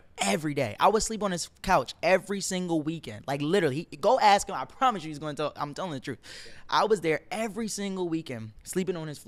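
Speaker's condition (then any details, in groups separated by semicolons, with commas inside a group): No condition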